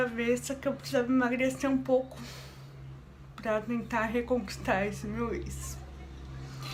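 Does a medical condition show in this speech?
Yes: cerebral palsy.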